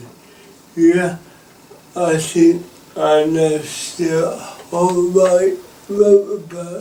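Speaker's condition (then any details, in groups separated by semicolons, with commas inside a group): Cerebral palsy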